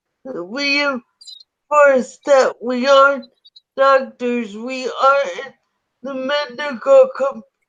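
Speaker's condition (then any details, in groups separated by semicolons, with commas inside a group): Spastic ataxic cerebral palsy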